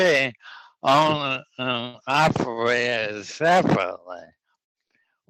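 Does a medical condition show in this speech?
Yes: ALS.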